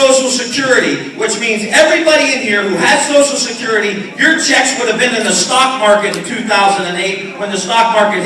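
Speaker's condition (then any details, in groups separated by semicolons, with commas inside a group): No condition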